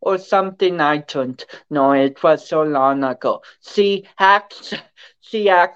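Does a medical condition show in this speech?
Yes: cerebral palsy; from birth, involves cerebrum and cerebellum, not expected to walk, now walks with concentration, affects balance and coordination; affects speech.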